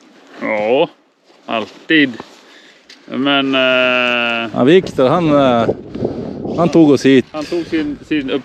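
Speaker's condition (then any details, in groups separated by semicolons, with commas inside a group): No condition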